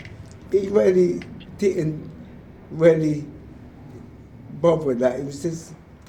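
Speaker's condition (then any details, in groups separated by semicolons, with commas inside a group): Motor neurone disease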